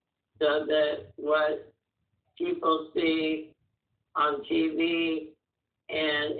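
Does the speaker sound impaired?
Yes: muscular dystrophy; physical disability, uses power wheelchair for independence.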